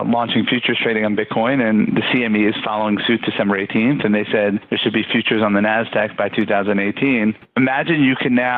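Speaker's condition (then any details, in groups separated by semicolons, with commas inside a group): No condition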